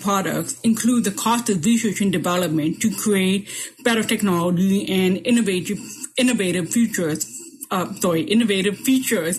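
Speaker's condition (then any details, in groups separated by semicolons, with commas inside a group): Profound deafness; 98% hearing loss, grew up with hearing aids, cochlear implant candidate; uses hearing aids, lip reads, closed captioning on screen during this virtual talk; speaks well per others, about 10 years of speech therapy, makes sense of auditory cues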